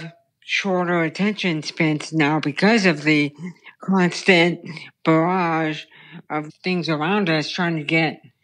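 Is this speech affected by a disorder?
Yes: brain stem tumor; childhood onset.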